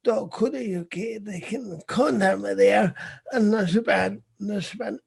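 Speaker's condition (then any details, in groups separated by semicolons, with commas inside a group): Cerebral palsy; visible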